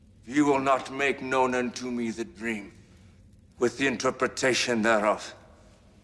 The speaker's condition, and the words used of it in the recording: None; typical speech.